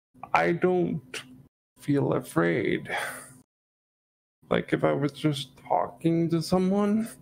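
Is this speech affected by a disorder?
Yes: cerebral palsy.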